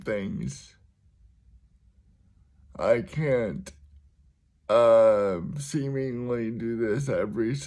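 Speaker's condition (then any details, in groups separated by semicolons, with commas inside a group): Cerebral palsy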